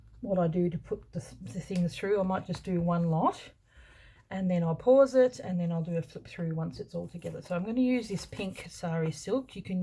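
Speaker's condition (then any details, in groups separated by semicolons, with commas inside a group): No condition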